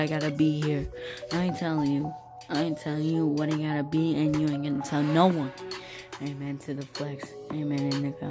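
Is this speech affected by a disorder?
No.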